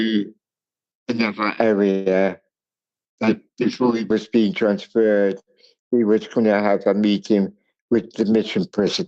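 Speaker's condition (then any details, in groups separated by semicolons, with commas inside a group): Cerebral palsy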